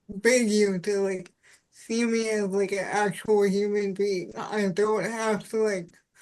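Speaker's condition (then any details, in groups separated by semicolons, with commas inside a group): Cerebral palsy; uses adaptive typing technology, word prediction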